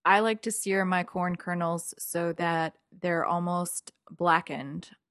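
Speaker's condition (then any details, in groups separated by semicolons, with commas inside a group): No condition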